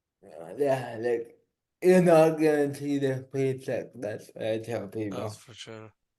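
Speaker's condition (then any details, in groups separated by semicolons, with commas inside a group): Cerebral palsy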